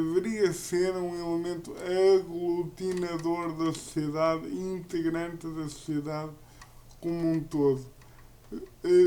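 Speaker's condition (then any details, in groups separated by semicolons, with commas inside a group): Cerebral palsy; uses a wheelchair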